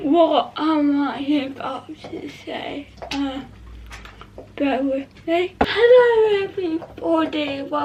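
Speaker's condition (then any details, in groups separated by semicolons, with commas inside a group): Cerebral palsy; not quadriplegic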